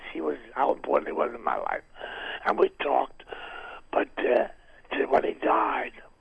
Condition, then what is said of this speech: Throat cancer. It does not hurt me to talk.